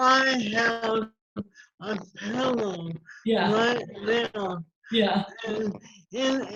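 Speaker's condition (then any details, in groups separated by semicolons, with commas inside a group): ALS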